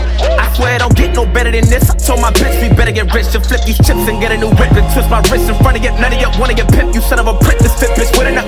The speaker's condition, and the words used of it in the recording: None; typical speech.